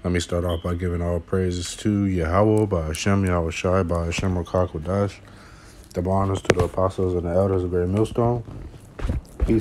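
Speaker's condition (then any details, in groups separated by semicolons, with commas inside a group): No condition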